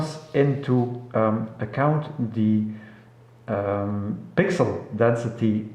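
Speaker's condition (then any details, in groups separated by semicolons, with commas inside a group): No condition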